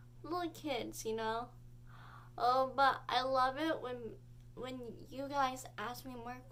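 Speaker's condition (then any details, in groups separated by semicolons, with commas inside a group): Cerebral palsy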